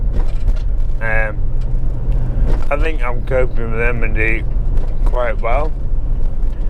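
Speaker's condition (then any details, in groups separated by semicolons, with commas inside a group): MND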